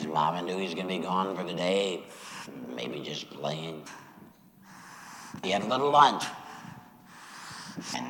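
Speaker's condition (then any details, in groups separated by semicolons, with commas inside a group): Laryngectomy after throat cancer, voice prosthesis; throat cancer treated with chemo and radiation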